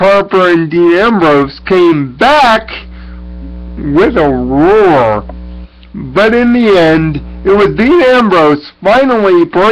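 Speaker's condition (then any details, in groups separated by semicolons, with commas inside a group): Cerebral palsy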